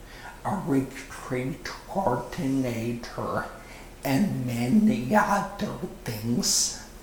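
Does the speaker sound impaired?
Yes: stroke with paralyzed vocal cord; stroke at 35, craniotomy at Barnes Jewish Hospital, alphabet board early, left-hand writing; nearly 5 years post-stroke, 657+ hours outpatient therapy incl advanced speech therapy, runs without aids; speaks lower and slower, singing voice part lost, public speaking difficult.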